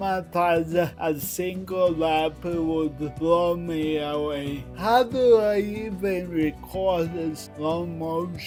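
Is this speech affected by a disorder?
Yes: cerebral palsy.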